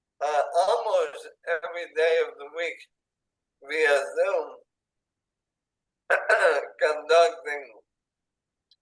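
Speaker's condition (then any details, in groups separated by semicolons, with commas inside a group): ALS, speech-generating device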